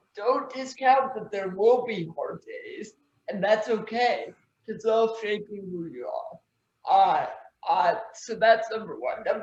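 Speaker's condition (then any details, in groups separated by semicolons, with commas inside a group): Cerebral palsy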